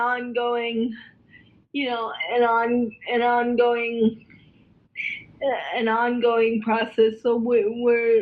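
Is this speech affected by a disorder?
Yes: cerebral palsy; spastic quadriplegia, all four limbs, oxygen loss at birth; stiffness worse with weather changes, needs bathroom assistance.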